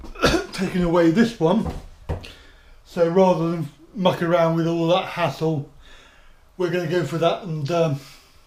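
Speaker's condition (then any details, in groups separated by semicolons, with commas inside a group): Cerebral palsy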